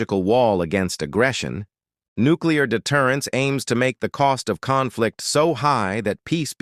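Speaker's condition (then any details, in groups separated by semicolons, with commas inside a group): No condition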